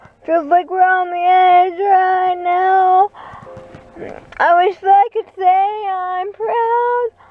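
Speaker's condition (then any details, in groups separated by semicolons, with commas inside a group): Cerebral palsy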